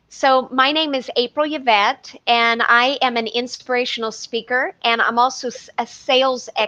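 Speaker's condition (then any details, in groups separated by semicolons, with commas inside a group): No condition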